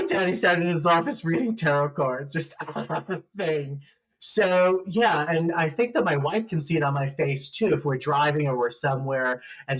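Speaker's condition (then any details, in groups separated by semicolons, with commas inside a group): No condition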